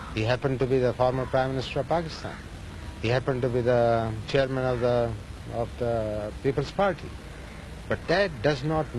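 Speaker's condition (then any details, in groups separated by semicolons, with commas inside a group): No condition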